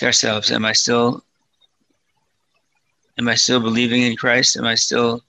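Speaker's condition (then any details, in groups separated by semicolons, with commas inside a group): Parkinson's disease, mild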